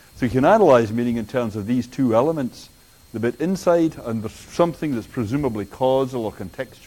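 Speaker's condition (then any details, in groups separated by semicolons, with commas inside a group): No condition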